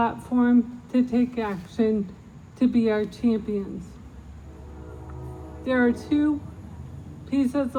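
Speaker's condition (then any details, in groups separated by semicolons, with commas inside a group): ALS; diagnosed at 56, 14 months since onset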